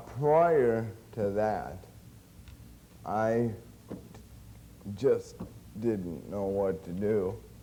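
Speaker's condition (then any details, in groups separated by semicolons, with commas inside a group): Cerebral palsy; since birth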